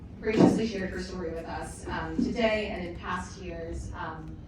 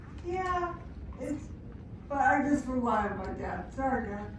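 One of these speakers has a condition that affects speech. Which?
The second: traumatic brain injury; assault, four skull fractures, affects balance, speech, eating; 10-month coma, one crutch, ongoing therapy; relearned speaking and eating, years of speech therapy, earlier tracheotomy, ventilator.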